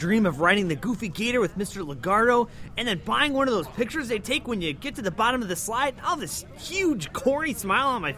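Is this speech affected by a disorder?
No.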